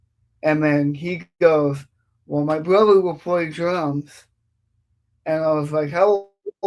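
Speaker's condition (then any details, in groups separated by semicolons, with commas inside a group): Cerebral palsy; affects speech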